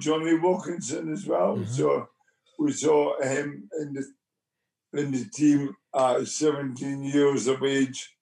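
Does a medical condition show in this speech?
Yes: motor neurone disease; onset with left hand weakness, twitching, arm weakness, speech therapists offered; about 4 years since diagnosis.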